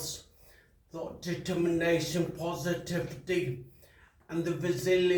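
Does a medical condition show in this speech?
Yes: traumatic brain injury.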